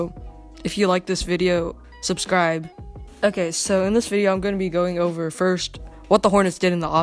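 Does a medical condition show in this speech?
No.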